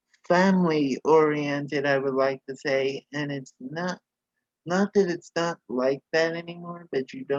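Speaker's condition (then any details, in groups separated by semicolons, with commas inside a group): Cerebral palsy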